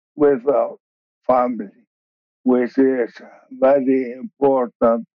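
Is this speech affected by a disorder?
Yes: ALS, bulbar onset, later regular ALS; slurred or slowed speech.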